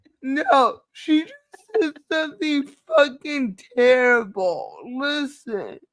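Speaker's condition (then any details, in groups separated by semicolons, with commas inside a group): Cerebral palsy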